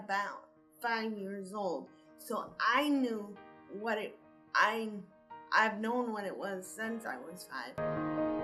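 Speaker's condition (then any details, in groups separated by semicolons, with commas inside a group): Cerebral palsy; from birth; diagnosed about age 5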